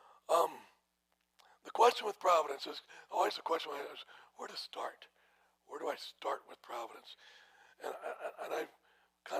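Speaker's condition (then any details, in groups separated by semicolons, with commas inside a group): No condition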